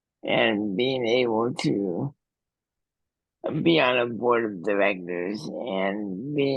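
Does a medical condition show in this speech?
Yes: cerebral palsy.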